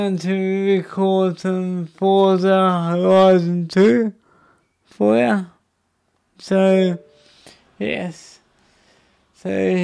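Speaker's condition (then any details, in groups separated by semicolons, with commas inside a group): Cerebral palsy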